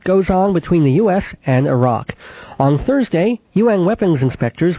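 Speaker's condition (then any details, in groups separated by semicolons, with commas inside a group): Cleft palate with lisp, cleft lip and palate, mild; infant operations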